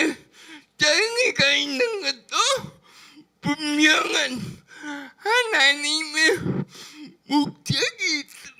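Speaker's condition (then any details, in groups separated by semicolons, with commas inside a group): Brain lesion disability grade 1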